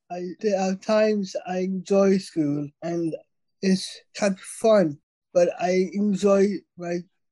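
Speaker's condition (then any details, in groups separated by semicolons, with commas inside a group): Down syndrome; congenital, trisomy 21, extra copy of chromosome 21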